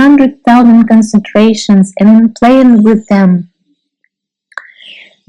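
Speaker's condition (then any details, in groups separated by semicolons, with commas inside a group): No condition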